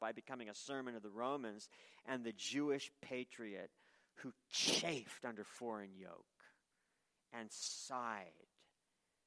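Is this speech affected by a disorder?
No.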